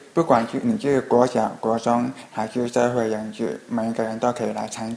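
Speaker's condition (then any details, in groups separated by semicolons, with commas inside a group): Hearing impairment; gets interrupted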